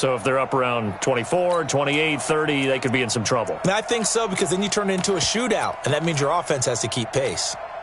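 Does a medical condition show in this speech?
No.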